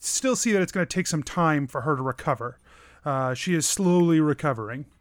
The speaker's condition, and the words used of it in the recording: No condition.